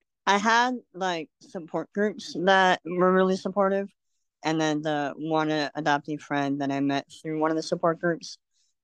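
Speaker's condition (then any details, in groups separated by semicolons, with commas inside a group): Cleft lip and palate; congenital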